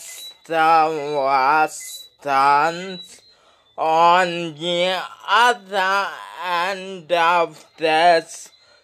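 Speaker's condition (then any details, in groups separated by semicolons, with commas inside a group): Speech impediment; no speech therapy yet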